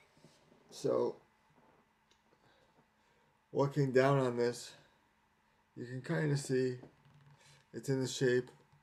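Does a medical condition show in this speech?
Yes: cerebral palsy.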